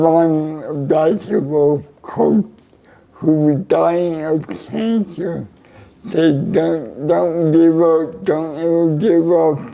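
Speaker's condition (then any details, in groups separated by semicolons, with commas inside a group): Cerebral palsy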